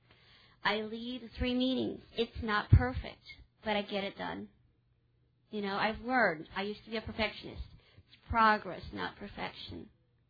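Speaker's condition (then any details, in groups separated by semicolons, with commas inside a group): Cleft palate; congenital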